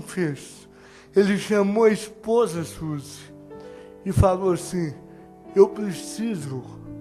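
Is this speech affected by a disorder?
Yes: cerebral palsy; no speech as child.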